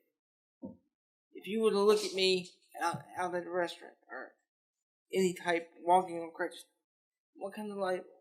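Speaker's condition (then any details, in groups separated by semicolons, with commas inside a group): Cerebral palsy; lifelong physical disability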